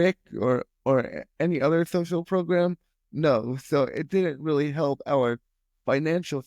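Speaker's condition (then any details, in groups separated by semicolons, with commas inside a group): Spastic quadriplegic cerebral palsy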